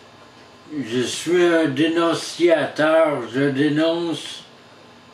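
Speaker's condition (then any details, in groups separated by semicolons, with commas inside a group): Traumatic brain injury; surgery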